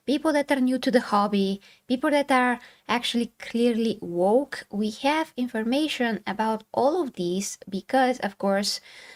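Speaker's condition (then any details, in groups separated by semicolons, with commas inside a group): No condition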